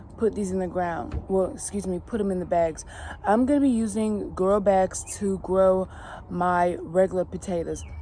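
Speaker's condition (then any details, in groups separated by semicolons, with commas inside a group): No condition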